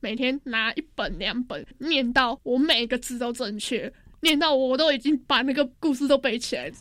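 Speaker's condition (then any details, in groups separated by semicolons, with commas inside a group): Hearing impairment; hearing loss from infancy, cochlear implant, mild cerebral palsy, leg-muscle rehabilitation, early intervention from eight months; hears clearly, cerebral palsy signs no longer visible; childhood tongue-tie, frenulum cut, speech therapy at 雅文基金会, home word-card drills, 台南启聪 classes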